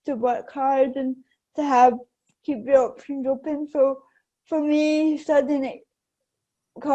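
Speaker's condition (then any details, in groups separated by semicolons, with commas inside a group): Cerebral palsy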